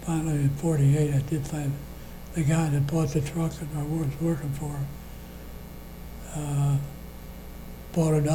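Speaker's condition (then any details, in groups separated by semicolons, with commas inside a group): Parkinson's disease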